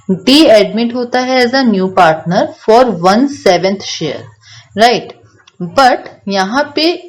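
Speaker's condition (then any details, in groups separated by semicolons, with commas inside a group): No condition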